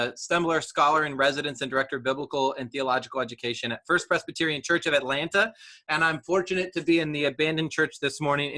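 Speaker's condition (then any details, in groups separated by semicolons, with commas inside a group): No condition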